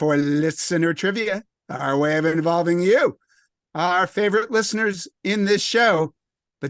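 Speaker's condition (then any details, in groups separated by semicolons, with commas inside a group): No condition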